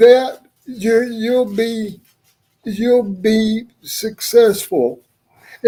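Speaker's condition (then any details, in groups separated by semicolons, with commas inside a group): Cerebral palsy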